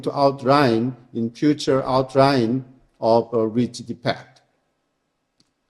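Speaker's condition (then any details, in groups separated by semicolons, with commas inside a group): No condition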